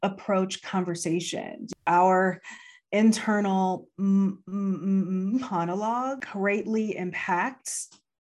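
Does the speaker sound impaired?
Yes: stuttering; lifelong stutter since grade school, past speech therapy, public speaking since 2014 as fear exposure; public speaking for about 5 years, taken up to face fear of talking; fluency varies day to day, some days very fluent, others not, worries about being understood; here blocks.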